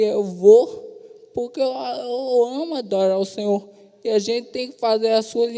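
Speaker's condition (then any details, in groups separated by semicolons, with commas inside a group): Traumatic brain injury, severe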